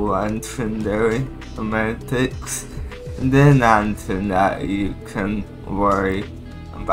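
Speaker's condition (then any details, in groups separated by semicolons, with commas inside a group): Cerebral palsy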